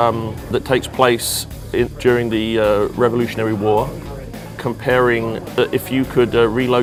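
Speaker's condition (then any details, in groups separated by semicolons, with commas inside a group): No condition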